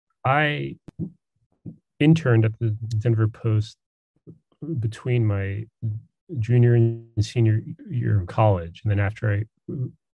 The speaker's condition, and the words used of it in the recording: Stuttering. Because the way that I am communicating right now is obviously just fluent. There are blocks and repetitions and pauses, but it's much